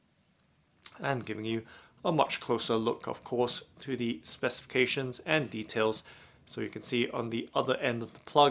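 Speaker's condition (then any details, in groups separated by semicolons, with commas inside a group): No condition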